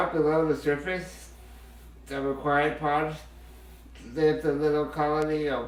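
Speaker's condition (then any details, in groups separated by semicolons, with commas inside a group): Muscular dystrophy, Duchenne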